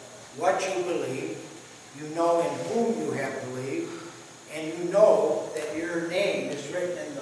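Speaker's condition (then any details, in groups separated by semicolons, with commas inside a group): No condition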